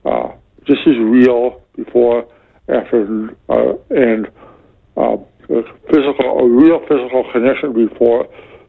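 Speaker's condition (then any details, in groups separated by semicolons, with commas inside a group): Medication-induced speech impediment; speech impediment caused by abilify; speech impediment present during call; effort needed to be understood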